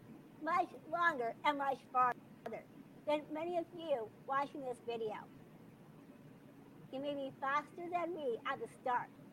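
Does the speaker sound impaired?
Yes: Down syndrome; recorded video message played during episode.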